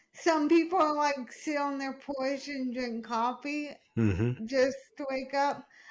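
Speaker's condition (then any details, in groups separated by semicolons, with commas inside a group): Hemiplegic cerebral palsy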